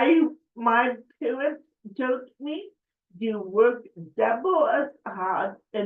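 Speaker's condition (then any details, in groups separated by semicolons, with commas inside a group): Cerebral palsy; affects speech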